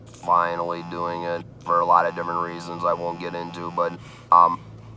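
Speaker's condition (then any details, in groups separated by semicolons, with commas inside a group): Laryngectomy after laryngeal cancer, voice prosthesis; laryngectomy and tracheostomy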